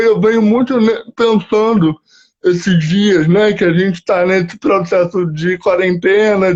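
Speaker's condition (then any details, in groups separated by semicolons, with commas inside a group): Cerebral palsy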